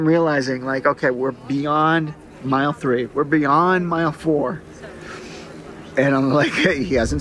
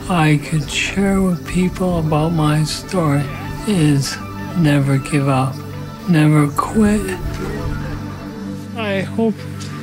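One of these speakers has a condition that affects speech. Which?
The second: Parkinson's disease; diagnosed as teenager; age about 60.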